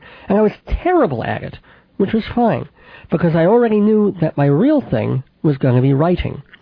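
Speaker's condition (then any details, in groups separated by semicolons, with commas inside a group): Cleft palate with lisp; therapy with Mrs. Adler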